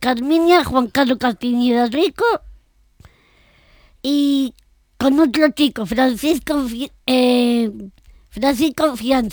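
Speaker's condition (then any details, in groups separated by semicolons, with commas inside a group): Down syndrome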